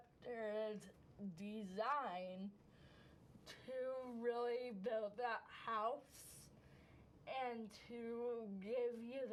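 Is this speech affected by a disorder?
Yes: cerebral palsy.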